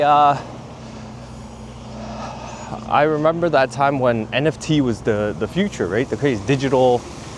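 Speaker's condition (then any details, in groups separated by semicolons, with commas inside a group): No condition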